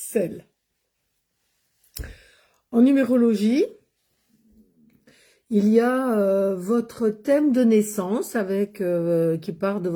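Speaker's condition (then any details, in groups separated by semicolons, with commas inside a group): No condition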